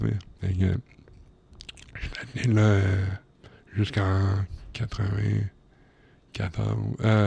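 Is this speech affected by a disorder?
Yes: cerebral palsy.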